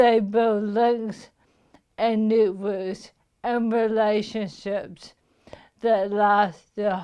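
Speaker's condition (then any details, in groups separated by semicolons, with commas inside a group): Motor neuron disease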